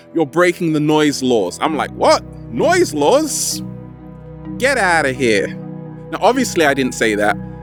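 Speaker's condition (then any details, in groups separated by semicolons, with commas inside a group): No condition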